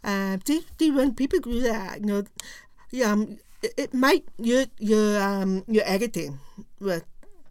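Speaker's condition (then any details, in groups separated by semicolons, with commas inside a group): Profound deafness; no cochlear implant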